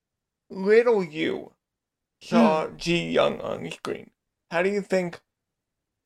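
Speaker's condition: Cerebral palsy; spastic quadriplegic, all four limbs affected

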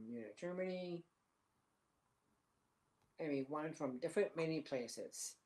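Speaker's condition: Down syndrome; disability since childhood

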